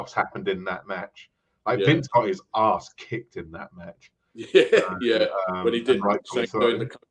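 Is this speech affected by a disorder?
No.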